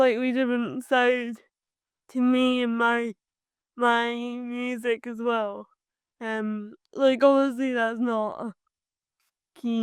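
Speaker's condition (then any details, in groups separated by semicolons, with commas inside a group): Cerebral palsy; from birth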